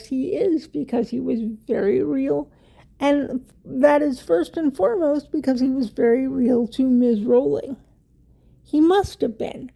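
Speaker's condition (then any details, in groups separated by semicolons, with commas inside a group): Cerebral palsy; wheelchair user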